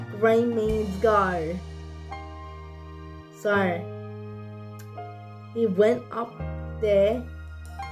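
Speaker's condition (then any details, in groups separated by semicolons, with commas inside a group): Cerebral palsy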